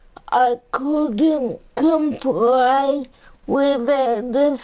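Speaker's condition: Cerebral palsy; uses a power chair; 45 years old

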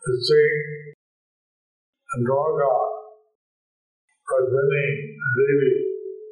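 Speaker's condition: Stroke with facial paralysis; half the face paralyzed; speech hard for some listeners to understand, another person repeats speech for listeners

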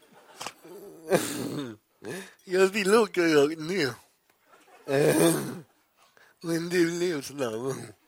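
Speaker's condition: Cerebral palsy; much improved through practice

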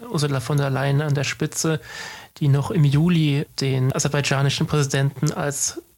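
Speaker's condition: No condition

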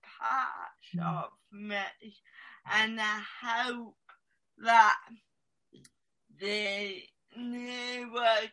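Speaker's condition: Cerebral palsy; speech affected, missed out on jobs because of how speaks

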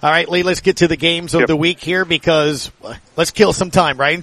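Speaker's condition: No condition

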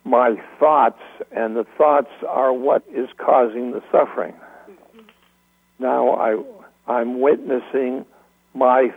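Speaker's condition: Expressive aphasia; caused by stroke, partial paralysis; keeps silence in lectures, no longer explains it, announces aphasia to audience

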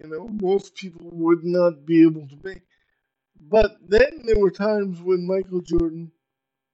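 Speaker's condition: Cerebral palsy; uses power wheelchair

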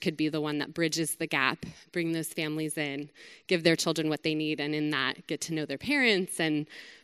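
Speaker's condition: No condition

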